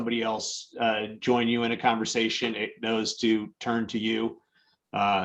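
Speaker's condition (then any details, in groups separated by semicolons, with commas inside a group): No condition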